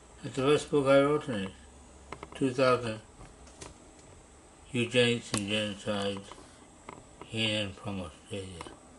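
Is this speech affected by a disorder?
Yes: Parkinson's disease; idiopathic per hospital.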